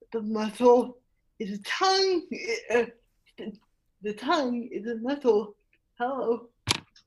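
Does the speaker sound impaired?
Yes: cerebral palsy; spastic tetraplegia from birth, whole body, involuntary spasms, tightness, declined tendon-lengthening surgery, childhood PT, Feldenkrais; never on CP medication, walks with walker or help, tires quickly, mostly motorized wheelchair, types with nose; impediment from tongue muscle involvement, nose typing easier than voice dictation.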